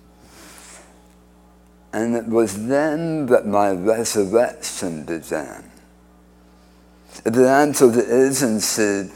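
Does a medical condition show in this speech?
Yes: speech impediment after cancer surgery; oral cancer 31 years ago, radiation, 2015 recurrence, two-thirds tongue removed at Hartford Hospital, forearm flap; incurable recurrent cancer in mouth floor and tongue, chemotherapy, failed immunotherapy at Dana-Farber, antibody drug; speech impediment from reconstructed tongue tied to mouth floor, no speech with tracheostomy after surgery.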